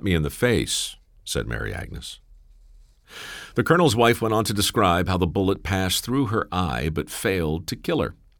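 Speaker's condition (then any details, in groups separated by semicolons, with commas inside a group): No condition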